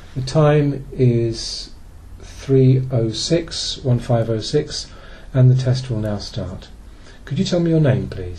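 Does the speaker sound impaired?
No.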